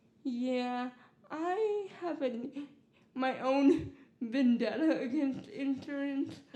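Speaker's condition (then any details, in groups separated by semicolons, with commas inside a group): Cerebral palsy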